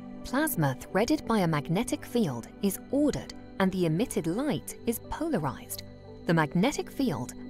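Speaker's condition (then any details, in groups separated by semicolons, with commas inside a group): No condition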